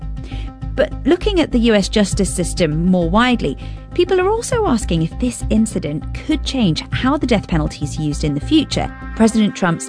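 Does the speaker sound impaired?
No.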